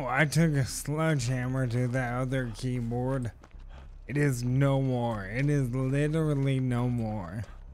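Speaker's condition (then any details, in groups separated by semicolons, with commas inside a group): ALS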